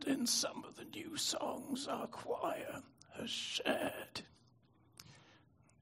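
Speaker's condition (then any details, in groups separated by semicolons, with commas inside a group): Spasmodic dystonia; prior stroke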